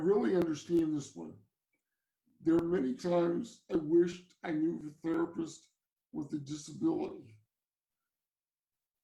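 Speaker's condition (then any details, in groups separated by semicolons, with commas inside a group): Cerebral palsy; from birth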